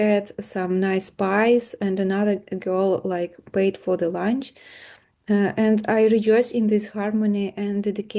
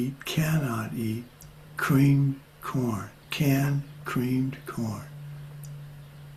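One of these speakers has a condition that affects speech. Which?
The second: Parkinson's; progressing.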